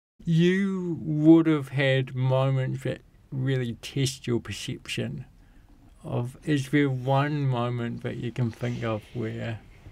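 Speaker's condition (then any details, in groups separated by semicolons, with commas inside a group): Cerebral palsy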